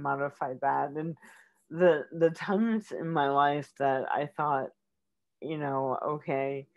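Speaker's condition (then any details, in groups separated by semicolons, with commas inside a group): Cerebral palsy; early speech, speech therapy in elementary school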